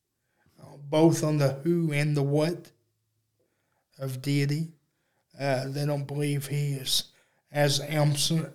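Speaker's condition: Cerebral palsy; uses electric wheelchair

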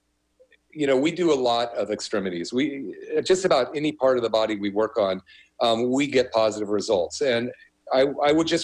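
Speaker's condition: No condition

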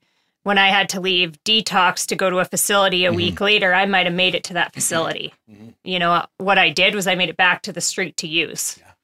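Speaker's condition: No condition

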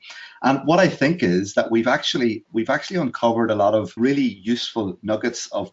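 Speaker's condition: No condition

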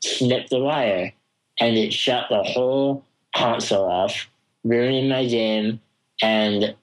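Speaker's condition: Spinal muscular atrophy; congenital, progressive muscle wasting, never walked, crawled or sat unassisted, wheelchair since about age two; affects all muscles including jaw and tongue, little to no control of four limbs; jaw and tongue weakness affects talking, may be difficult to understand, described as mumbly

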